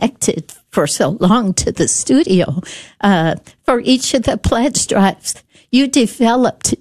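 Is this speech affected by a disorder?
Yes: spasmodic dysphonia; brain condition, muscles miscoordinate, care at UT Health Science Center, speech therapists; uses speech therapy techniques, careful breathing to project voice; voice problem, speech gets out of whack, still able to speak if careful.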